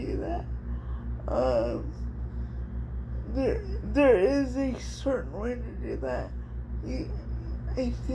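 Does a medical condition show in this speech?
Yes: cerebral palsy; speech somewhat affected.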